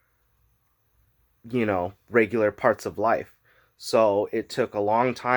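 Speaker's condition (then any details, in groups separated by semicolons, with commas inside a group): No condition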